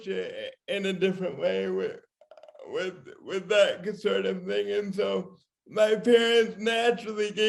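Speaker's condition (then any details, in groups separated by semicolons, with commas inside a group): Cerebral palsy; from birth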